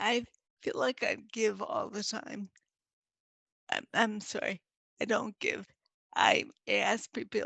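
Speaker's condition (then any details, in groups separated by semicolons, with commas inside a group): Multiple sclerosis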